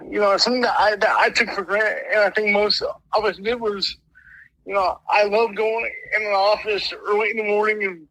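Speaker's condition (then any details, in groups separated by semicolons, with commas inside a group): Mild cerebral palsy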